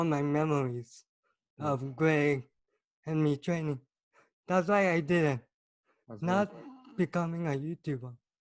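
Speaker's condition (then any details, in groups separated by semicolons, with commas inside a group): Cerebral palsy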